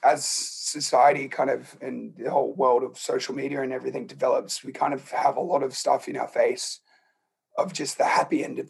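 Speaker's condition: Laryngeal cancer; in voice box

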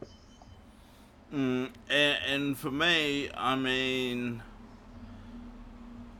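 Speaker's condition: Cerebral palsy; morphine not allowed after it

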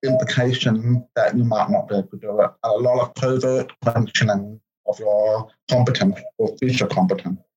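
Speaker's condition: Profound deafness; congenital, born deaf

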